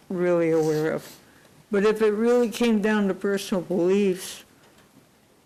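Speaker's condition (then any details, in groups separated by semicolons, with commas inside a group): Cerebral palsy; unable to type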